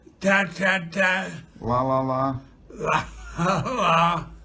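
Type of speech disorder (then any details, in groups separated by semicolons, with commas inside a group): Spastic dysarthria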